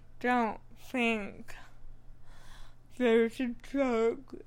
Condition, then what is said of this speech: Cerebral palsy. And then my speech therapist and I just keep going over and over